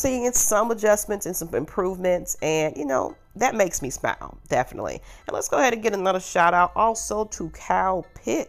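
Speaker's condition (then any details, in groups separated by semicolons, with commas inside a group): No condition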